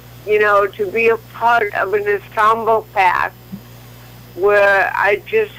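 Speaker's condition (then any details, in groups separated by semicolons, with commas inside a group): Cerebral palsy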